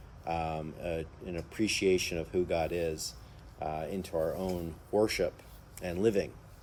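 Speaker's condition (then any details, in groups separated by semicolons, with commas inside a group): No condition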